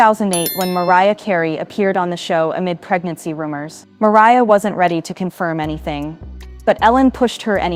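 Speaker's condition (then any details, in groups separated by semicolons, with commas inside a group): No condition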